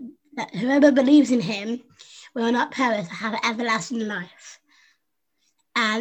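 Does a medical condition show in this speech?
Yes: Down syndrome; congenital.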